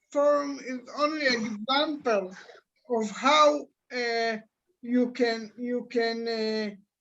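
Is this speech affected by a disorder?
Yes: cerebral palsy.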